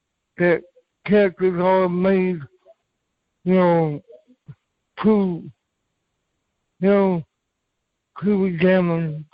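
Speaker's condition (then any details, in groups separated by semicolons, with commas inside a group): Cerebral palsy; from birth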